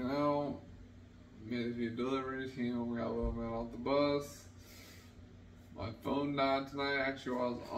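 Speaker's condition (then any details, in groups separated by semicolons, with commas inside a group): Traumatic brain injury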